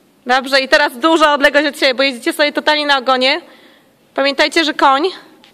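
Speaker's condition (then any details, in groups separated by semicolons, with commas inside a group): No condition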